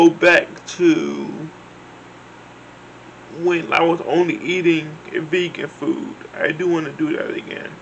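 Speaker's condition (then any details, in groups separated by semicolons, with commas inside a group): Cerebral palsy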